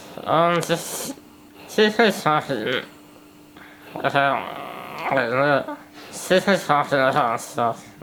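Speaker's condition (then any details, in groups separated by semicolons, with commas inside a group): Spinal muscular atrophy type 1; type 1, unable to move body muscles; speech needs translating by companion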